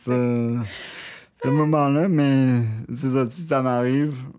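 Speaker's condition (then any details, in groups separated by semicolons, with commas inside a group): Cerebral palsy, near quadriplegia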